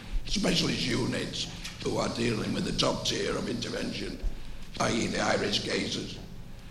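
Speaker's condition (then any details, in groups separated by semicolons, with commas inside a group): Voice prosthesis; uses voice prosthesis; speaks with voice prosthesis, asks listeners to accommodate voice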